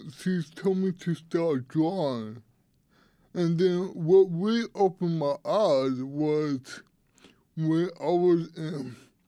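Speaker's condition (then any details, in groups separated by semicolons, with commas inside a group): Cerebral palsy; congenital, tight muscles, affects walking and hands, past physical therapy for hand use; daily muscle relaxant three times a day; affects speaking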